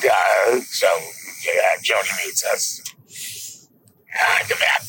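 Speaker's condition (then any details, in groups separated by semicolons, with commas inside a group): Laryngectomy; no vocal cords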